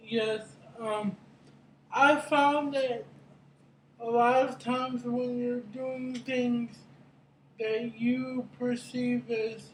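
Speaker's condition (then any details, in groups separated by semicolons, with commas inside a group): Cerebral palsy; brain injury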